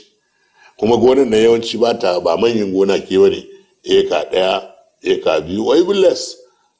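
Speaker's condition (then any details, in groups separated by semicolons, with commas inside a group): No condition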